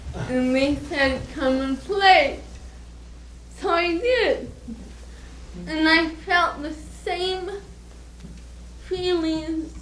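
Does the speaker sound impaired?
Yes: cerebral palsy; air blocked after birth, revived, weak loose muscles, foot drop, trips and falls, slow rising; slurred, unintelligible when excited.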